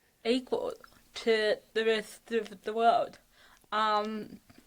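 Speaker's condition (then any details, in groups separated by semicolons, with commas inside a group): Cerebral palsy (athetoid); fatigue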